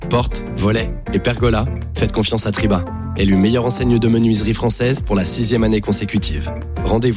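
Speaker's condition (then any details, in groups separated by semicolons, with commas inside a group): No condition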